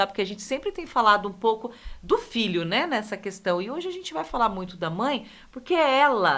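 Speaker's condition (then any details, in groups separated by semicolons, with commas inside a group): No condition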